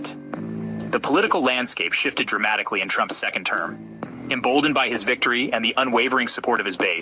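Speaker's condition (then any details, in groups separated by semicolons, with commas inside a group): No condition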